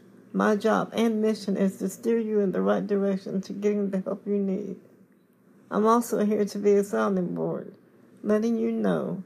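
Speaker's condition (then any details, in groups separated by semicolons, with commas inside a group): Cerebral palsy; confined to wheelchair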